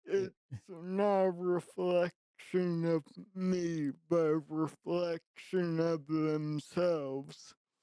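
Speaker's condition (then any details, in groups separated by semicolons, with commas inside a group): Traumatic brain injury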